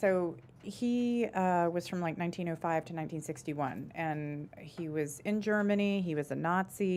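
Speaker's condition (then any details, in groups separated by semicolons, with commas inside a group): No condition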